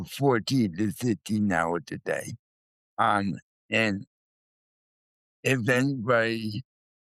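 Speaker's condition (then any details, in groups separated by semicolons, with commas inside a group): Cerebral palsy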